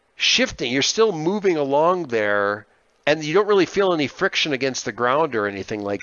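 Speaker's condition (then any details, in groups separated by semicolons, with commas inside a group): No condition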